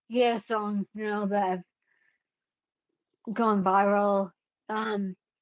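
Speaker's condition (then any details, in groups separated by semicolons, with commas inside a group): Cerebellar ataxia; caused by brain bleed, unsteady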